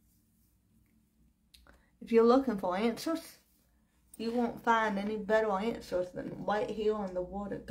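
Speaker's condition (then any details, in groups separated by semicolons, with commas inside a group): Cerebral palsy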